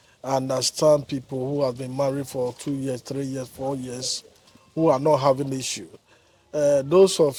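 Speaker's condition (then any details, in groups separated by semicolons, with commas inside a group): No condition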